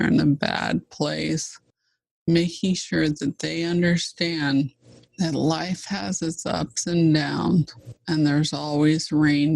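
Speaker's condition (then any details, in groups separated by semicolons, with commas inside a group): ALS (Lou Gehrig's disease); fast progressing form; almost bedbound, uses wheelchair; voice wonky, full voice earlier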